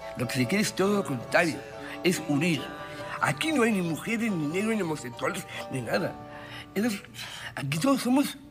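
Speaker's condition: Down syndrome (acted); congenital, man aged 34, narrower palate, flatter face, shorter wider neck; heard in clip of film Yo También, giving a speech in an auditorium

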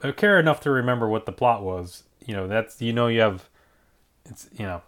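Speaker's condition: No condition

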